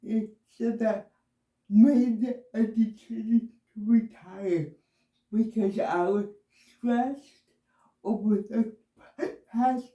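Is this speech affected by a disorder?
Yes: cerebral palsy, myasthenia gravis; no hand function.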